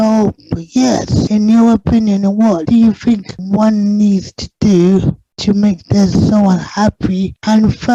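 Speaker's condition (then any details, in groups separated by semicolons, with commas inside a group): Cerebral palsy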